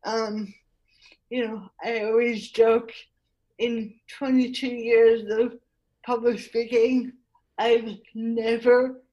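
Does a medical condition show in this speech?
Yes: cerebral palsy; spastic tetraplegia from birth, whole body, involuntary spasms, tightness, declined tendon-lengthening surgery, childhood PT, Feldenkrais; never on CP medication, walks with walker or help, tires quickly, mostly motorized wheelchair, types with nose; impediment from tongue muscle involvement, nose typing easier than voice dictation.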